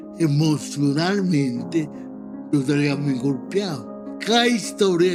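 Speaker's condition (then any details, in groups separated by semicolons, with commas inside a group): Cerebral palsy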